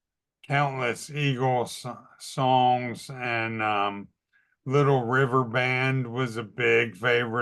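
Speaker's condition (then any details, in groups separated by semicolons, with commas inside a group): ALS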